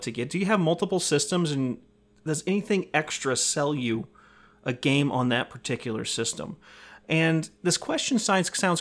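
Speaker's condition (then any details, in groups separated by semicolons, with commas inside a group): No condition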